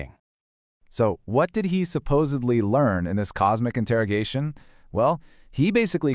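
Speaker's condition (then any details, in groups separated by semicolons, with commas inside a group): No condition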